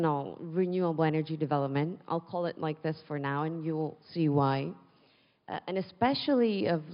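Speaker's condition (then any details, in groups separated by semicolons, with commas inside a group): No condition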